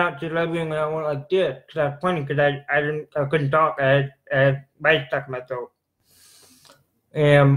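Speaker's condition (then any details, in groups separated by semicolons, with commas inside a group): Cerebral palsy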